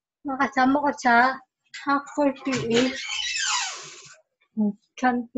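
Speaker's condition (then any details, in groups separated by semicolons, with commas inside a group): Cerebral palsy; brain damage, motor problems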